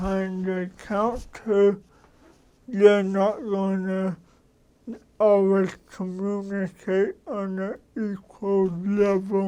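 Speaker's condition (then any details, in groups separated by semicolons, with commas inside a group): Cerebral palsy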